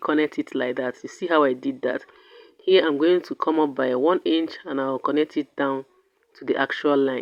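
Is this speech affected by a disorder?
No.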